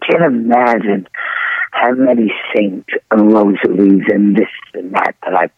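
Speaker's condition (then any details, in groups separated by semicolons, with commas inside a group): Throat cancer surgery; after long recovery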